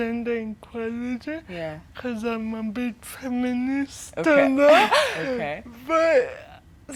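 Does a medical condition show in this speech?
Yes: cerebral palsy; speech affected.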